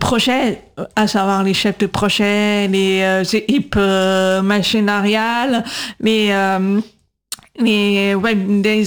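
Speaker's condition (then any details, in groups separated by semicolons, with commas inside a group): Deaf from birth; congenital deafness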